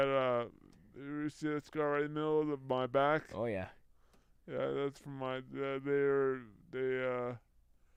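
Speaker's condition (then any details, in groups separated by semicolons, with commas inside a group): Brain injury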